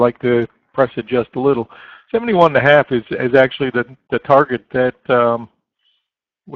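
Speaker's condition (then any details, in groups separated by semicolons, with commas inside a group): No condition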